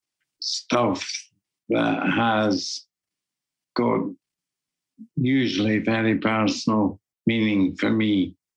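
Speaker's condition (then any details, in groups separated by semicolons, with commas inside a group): Parkinson's disease; deep brain stimulation surgery, two brain implants with controller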